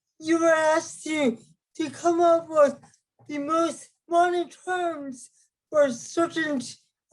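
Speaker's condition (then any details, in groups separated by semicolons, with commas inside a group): Cerebral palsy; from birth, affects movement; wheelchair user; affects ability to speak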